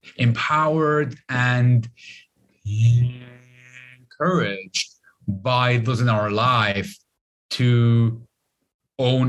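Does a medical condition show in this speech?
Yes: stutter; lifelong stutter, grew up stuttering in Lebanon, avoided speaking almost entirely for over 25 years; learned breathing technique to control stuttering, joined Toastmasters, speaks professionally, stand-up comedy; stutter may sound like internet problems, repeated fillers such as eh; here prolonged sounds, blocks.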